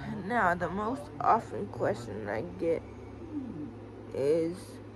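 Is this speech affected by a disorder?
Yes: cerebral palsy.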